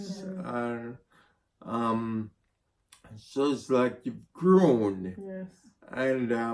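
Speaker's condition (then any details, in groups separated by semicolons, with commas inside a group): Spinocerebellar ataxia (sca7)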